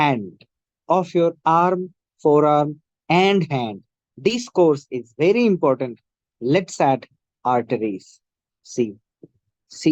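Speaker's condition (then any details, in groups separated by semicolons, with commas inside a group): No condition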